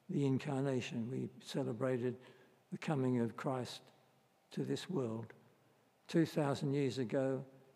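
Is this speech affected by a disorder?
Yes: Parkinson's disease; varying.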